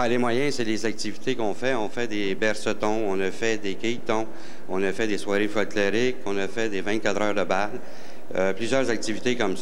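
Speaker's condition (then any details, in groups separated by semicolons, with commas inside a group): No condition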